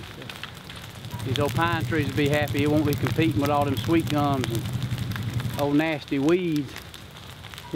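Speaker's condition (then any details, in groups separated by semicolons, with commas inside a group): No condition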